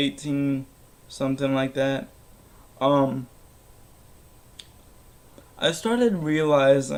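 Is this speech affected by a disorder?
Yes: cerebral palsy.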